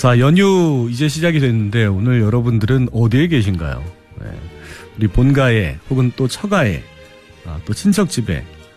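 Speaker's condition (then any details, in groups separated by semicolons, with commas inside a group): No condition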